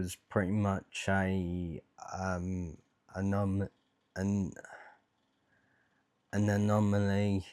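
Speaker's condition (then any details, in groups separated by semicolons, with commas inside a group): Dystonia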